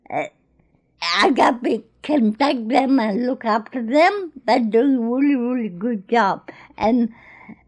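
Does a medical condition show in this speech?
Yes: cerebral palsy; born in Greece.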